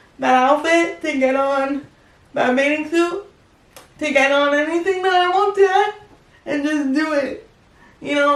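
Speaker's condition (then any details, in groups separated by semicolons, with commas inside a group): Cerebral palsy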